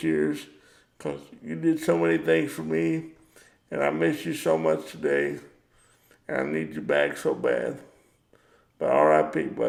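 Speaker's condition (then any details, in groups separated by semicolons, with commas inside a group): Cerebral palsy; power wheelchair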